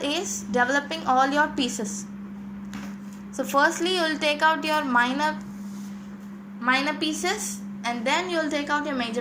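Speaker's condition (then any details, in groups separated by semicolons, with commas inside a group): No condition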